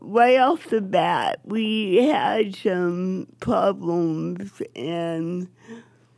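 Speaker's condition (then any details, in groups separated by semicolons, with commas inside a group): Cerebral palsy; affects speech, wheelchair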